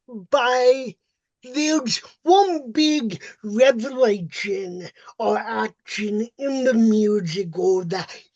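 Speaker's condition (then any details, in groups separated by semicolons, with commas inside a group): Cerebral palsy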